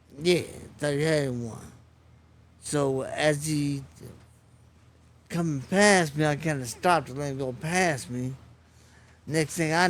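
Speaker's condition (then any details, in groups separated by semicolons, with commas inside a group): Traumatic brain injury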